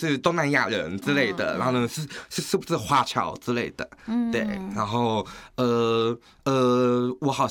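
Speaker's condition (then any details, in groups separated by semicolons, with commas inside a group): Hearing impairment, acquired, progressive; gradually worsening hearing loss; slight accent, taken for ABC, Southeast Asian or overseas Chinese, word order and naturalness normal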